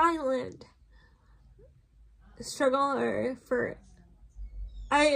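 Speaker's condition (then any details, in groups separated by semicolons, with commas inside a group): Cerebral palsy, spastic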